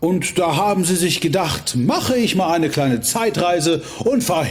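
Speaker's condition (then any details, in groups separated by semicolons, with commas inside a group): No condition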